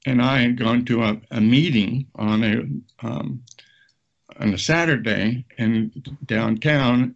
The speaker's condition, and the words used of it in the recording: Aphasia. And we talked and just, she was couldn't say the words, and I couldn't know my words, but you sure understand.